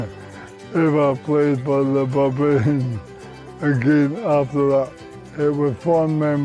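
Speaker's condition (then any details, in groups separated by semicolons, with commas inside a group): Motor neuron disease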